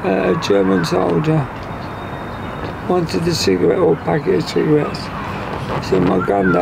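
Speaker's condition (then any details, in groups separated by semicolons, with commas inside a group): Motor neurone disease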